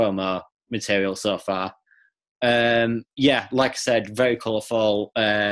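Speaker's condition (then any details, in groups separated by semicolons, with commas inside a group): No condition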